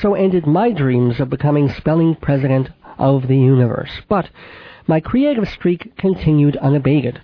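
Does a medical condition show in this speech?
Yes: cleft palate with lisp, cleft lip and palate, mild; back of throat.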